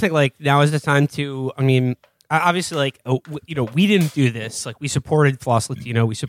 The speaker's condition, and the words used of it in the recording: None; typical speech.